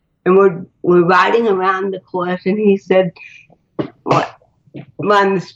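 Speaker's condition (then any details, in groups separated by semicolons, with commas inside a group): Cerebral palsy; cannot move normally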